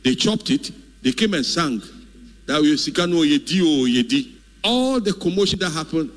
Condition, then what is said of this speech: None; typical speech.